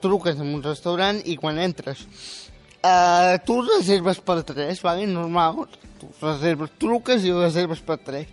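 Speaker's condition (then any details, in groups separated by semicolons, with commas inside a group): Spastic quadriplegic cerebral palsy; age 18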